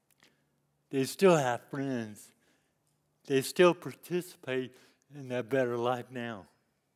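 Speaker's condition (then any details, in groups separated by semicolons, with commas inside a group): Cerebral palsy; lifelong disability since youth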